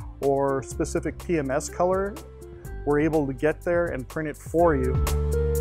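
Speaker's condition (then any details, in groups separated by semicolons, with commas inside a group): No condition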